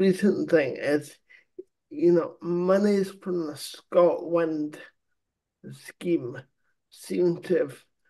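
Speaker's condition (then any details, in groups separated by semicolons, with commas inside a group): Cerebral palsy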